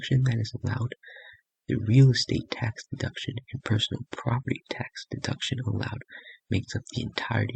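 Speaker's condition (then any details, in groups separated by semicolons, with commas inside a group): No condition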